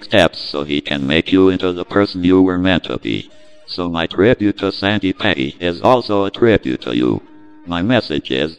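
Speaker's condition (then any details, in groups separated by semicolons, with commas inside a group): Cerebral palsy; speech impediment, own speech hard to understand, uses speech synthesizers, deck talk programmed to sing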